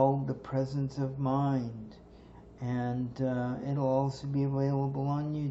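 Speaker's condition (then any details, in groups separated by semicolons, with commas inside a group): Cerebral palsy; stiff muscles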